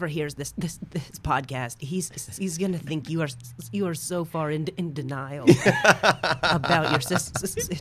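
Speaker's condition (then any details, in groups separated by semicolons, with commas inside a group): Stutter; worse on stage when rushing and trying harder, occurs over phone, different cadence, throat shake; repeated sounds, repeated words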